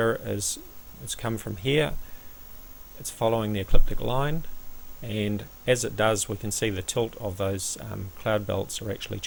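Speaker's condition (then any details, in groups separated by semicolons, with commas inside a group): No condition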